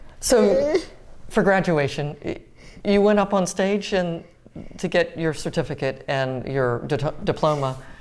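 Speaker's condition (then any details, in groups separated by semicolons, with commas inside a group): No condition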